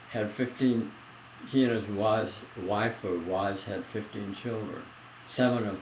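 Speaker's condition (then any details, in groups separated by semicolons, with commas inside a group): Tongue cancer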